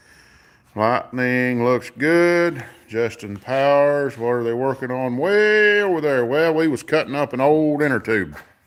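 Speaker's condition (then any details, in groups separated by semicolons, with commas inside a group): No condition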